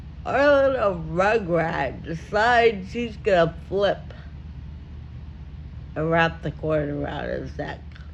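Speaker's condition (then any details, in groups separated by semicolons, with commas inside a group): Friedreich ataxia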